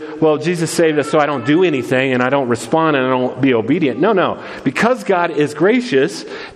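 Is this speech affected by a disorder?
No.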